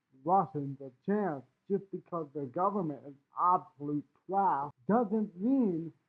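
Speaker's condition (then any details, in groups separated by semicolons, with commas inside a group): Cerebral palsy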